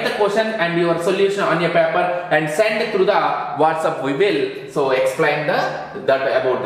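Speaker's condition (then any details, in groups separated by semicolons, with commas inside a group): No condition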